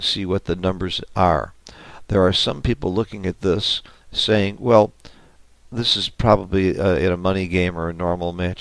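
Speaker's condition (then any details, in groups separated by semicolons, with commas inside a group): No condition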